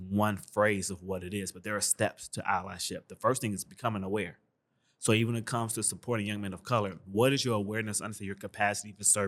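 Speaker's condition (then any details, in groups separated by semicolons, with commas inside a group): No condition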